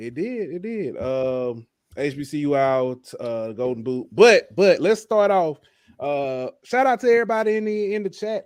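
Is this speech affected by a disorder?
No.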